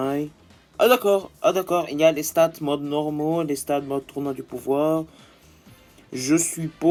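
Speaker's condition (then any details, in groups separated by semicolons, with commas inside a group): No condition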